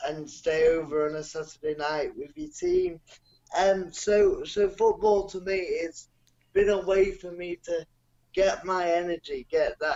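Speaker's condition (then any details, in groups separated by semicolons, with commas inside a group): Cerebral palsy; non-progressive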